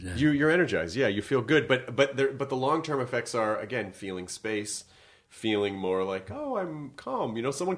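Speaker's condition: No condition

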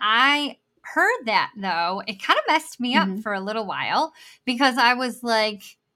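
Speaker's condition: Bilateral cleft lip and palate; congenital

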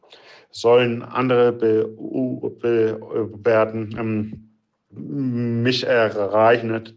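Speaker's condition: Stuttering; developmental, lifelong, possibly inherited, father stuttered, brother fluent, logopedic speech therapy, constant since second grade; blocks during conversations, word and part-word repetitions; prolonged sounds, blocks

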